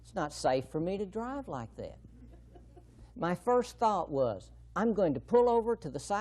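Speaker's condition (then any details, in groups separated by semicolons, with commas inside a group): No condition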